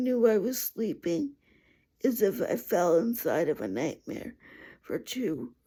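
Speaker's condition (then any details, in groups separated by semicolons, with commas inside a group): Cerebral palsy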